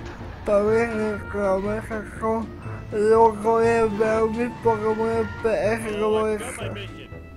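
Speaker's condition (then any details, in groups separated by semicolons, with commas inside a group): Cerebral palsy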